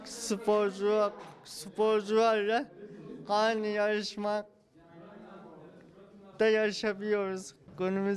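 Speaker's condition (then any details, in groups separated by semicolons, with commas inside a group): Cerebral palsy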